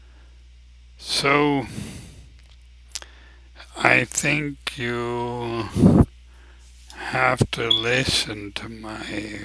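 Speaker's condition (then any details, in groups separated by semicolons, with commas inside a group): ALS; abnormally slow voice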